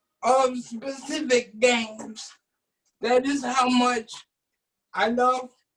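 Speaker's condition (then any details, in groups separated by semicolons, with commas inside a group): Cerebral palsy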